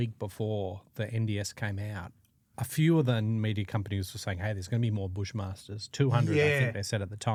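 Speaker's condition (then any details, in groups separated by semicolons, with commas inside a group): No condition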